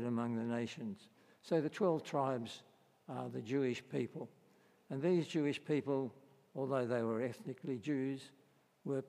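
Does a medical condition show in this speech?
Yes: Parkinson's disease; varying.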